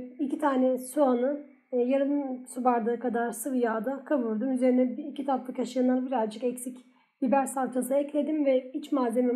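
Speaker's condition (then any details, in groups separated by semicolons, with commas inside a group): No condition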